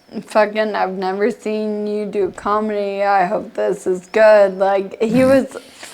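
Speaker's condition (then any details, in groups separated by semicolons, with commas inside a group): Friedreich's ataxia; progressive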